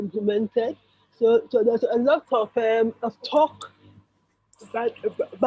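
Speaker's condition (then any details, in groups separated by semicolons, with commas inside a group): Cerebral palsy; slightly slurred, often misrecognized by voice systems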